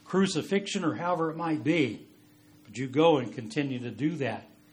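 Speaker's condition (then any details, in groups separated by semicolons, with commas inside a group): No condition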